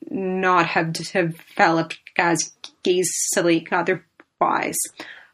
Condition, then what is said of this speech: Stuttering. There are some days when I barely stammer at all.